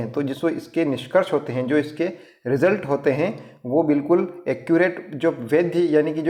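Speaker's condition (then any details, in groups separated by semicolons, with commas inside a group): No condition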